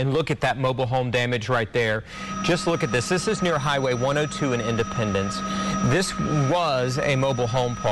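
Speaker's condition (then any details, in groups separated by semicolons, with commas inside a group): No condition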